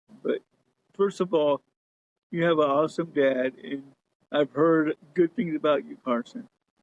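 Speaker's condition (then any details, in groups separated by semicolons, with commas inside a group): Cerebral palsy; cerebral palsy, lifelong wheelchair use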